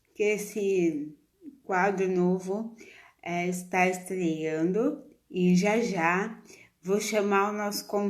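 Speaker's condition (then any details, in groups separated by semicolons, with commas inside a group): Cerebral palsy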